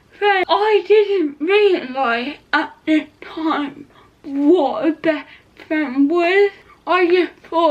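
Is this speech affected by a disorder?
Yes: cerebral palsy; not quadriplegic.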